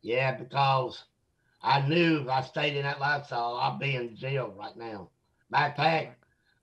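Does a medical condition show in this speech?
Yes: mosaic Down syndrome; from birth, mosaic type identified about age 18, considered high functioning.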